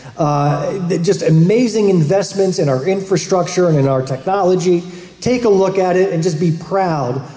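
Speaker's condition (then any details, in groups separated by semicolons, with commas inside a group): No condition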